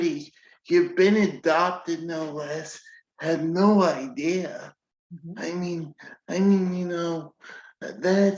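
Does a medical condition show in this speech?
Yes: cerebral palsy.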